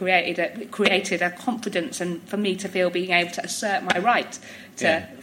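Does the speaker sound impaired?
Yes: Tourette's syndrome; tics since about age 6, neurological, believed inherited, intensified in early 20s, tics fluctuate over life; random words like hedgehog, Geronimo, some swearing, blurts worst thing.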